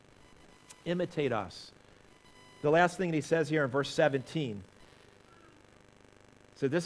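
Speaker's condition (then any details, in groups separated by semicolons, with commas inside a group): No condition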